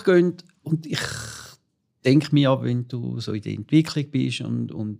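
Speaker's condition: No condition

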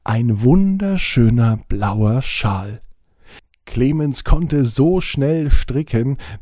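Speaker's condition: No condition

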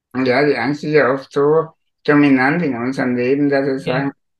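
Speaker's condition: Spinal muscular atrophy; diagnosed at six months, severe restrictions, completely unable to move, electric wheelchair; can only move mouth, as one can hear

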